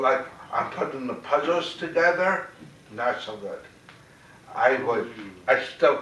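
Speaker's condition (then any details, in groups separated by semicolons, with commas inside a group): Cerebral palsy; very mild form; mainly affects speech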